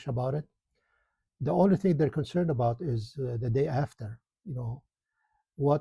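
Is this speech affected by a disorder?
No.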